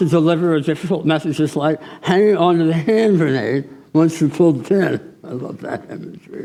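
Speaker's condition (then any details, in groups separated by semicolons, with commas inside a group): Tongue cancer surgery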